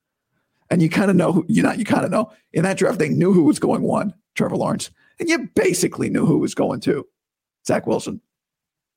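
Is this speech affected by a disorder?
Yes: vocal cord surgery recovery; voice still sounds bad to new listeners, best in two weeks, talking painless, not yet back.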